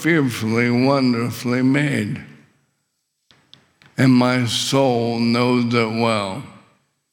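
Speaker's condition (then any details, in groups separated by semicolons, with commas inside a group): ALS; muscles falling apart throughout body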